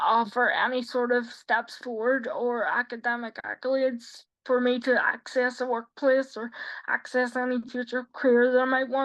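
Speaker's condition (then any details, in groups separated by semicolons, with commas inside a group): Quadriplegic cerebral palsy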